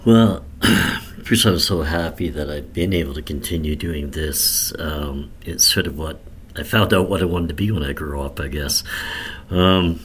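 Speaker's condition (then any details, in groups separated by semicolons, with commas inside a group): Cleft lip and palate, severe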